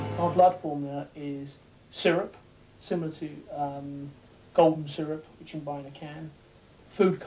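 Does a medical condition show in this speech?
No.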